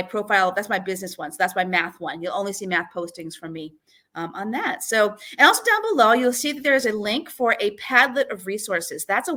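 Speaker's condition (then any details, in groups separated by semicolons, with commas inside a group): No condition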